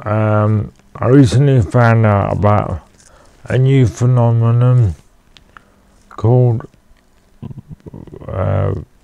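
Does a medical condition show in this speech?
Yes: cerebral palsy.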